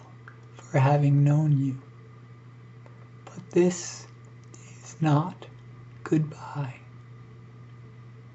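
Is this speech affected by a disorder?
Yes: ALS; neurodegenerative, physical function lost; diagnosed a few years ago, loss of physical function, near end of life; struggles to breathe.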